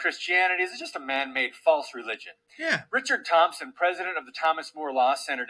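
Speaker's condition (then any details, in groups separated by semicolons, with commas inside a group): No condition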